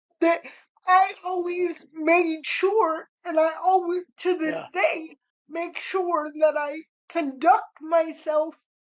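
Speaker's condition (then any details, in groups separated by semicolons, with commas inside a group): Cerebral palsy; spastic cerebral palsy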